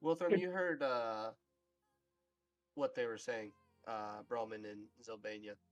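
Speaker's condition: No condition

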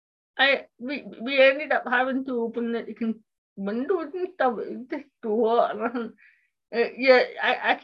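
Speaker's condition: Cerebral palsy; speech impairment

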